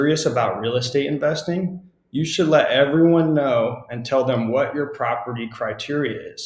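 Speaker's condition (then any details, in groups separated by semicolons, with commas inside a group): No condition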